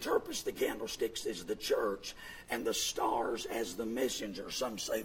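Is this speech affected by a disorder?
Yes: vocal fold paralysis, bilateral; speaks with false vocal folds; both vocal cords paralyzed, do not come together, move or vibrate, false folds compensate for voicing; voice worse than before, Kermit-the-Frog-like, irritating, pushes much air.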